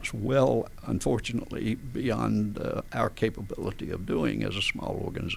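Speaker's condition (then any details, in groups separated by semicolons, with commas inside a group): Spasmodic dysphonia; voice problems when speaking to groups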